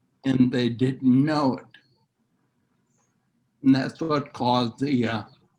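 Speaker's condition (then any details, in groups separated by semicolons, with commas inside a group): Neurological disease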